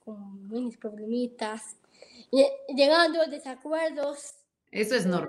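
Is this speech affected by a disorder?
Yes: Down syndrome; present from birth.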